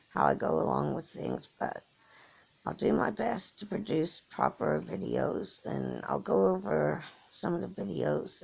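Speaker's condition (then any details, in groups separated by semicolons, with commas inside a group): Cerebral palsy; from birth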